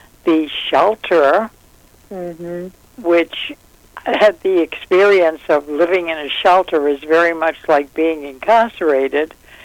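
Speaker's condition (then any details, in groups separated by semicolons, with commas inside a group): No condition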